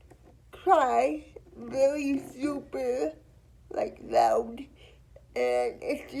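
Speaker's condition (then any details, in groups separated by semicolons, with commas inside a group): Cerebral palsy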